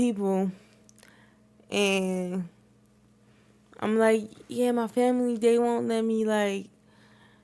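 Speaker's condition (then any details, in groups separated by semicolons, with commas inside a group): Cerebral palsy; wheelchair user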